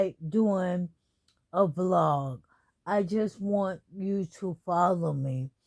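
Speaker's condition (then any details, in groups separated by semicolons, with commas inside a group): ALS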